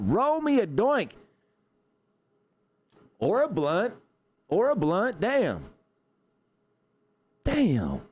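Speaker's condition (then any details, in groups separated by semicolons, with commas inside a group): No condition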